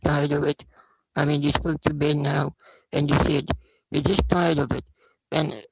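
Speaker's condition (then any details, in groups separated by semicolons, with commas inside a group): Spinal muscular atrophy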